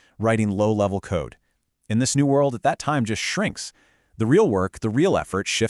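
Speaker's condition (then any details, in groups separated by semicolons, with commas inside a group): No condition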